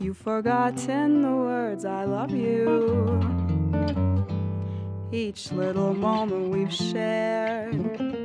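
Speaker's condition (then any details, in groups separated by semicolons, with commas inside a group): No condition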